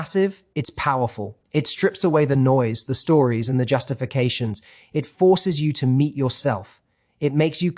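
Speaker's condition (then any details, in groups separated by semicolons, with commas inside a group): No condition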